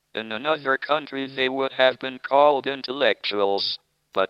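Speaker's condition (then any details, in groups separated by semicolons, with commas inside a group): Motor neurone disease, speech-generating device; tracheostomy after pneumonia at CERN, wheelchair user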